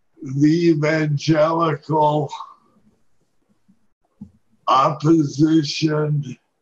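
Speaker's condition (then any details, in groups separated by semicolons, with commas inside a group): Parkinson's disease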